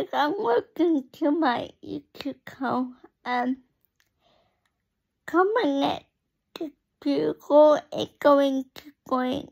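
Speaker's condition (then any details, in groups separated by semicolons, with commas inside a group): Cerebral palsy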